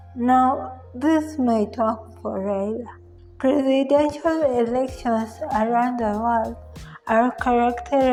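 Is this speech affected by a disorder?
Yes: cerebral palsy; from birth.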